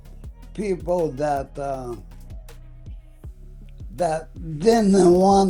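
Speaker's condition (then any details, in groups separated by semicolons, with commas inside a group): ALS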